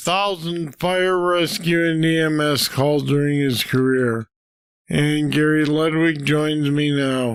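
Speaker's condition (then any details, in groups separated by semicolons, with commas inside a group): Parkinson's disease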